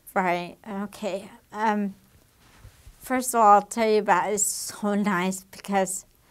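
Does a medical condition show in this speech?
Yes: damaged diaphragm.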